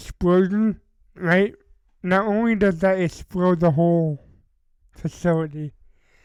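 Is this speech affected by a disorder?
Yes: cerebral palsy.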